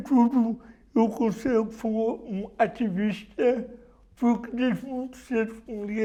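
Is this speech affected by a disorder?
Yes: cerebral palsy.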